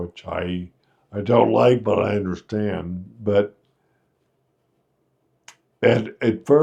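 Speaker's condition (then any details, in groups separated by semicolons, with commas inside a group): Friedreich's ataxia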